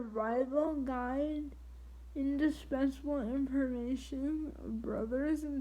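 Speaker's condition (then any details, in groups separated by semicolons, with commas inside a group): Triplegic cerebral palsy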